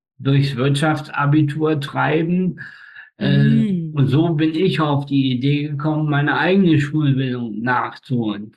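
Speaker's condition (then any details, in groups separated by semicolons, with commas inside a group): Spastic tetraparesis, spastic quadriplegia; slightly hoarse from many speeches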